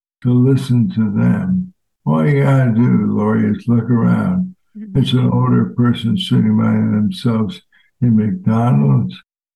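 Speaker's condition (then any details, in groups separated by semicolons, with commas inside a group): ALS; fatal progressive disease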